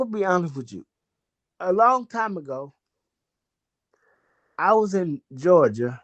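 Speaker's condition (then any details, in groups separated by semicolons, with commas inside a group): Cerebral palsy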